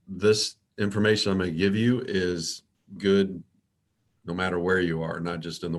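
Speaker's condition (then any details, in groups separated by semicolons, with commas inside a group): No condition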